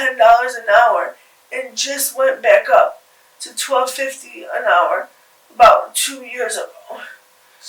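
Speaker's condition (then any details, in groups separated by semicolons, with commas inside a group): Cerebral palsy; from birth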